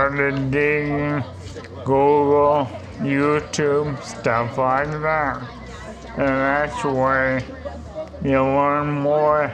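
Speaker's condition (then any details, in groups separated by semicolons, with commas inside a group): ALS; ALS, slow progression, leg onset; 8 years since diagnosis, breathes unaided, wheeled aid, wheelchair; talks with struggle, tongue feels fat, little speech after 5pm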